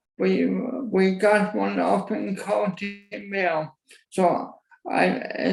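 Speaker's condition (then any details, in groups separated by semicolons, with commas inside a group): Motor neuron disease; about 18 plus years since onset, physiotherapy, still mobile; uses breathing machine, physiotherapy for breathing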